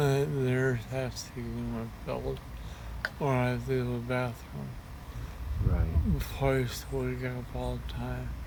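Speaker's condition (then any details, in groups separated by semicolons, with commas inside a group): Parkinson's; ataxia form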